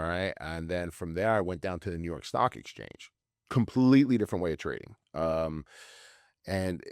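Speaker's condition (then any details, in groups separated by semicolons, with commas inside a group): No condition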